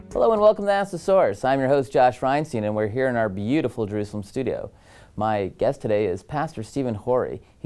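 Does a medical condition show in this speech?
No.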